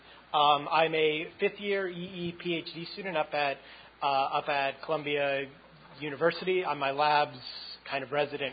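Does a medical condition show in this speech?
Yes: stutter; distinct speaking style, takes a little longer to say some things, may stumble on words; here repeated sounds.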